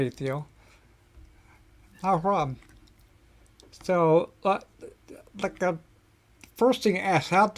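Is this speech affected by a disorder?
Yes: ataxia; may slur speech, may sound drunk.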